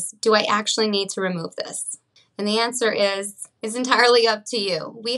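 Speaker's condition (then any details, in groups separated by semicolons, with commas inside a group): No condition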